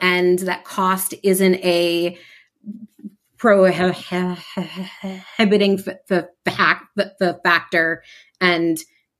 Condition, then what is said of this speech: Stuttering. I think stuttering is a variable thing. The amount that I stutter and how stuck I feel, or